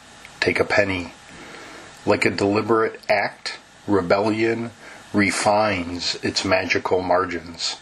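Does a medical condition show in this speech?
No.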